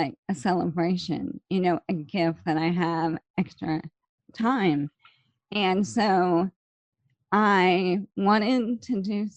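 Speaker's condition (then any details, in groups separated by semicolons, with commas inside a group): ALS; slow progressing form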